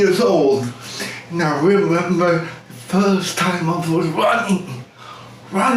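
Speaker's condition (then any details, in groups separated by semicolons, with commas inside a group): Cerebral palsy; speech impaired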